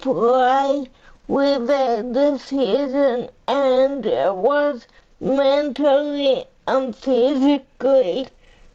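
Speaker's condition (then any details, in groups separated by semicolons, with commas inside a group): Cerebral palsy; uses a power chair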